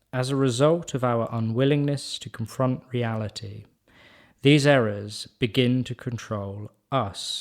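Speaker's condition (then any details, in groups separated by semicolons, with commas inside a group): No condition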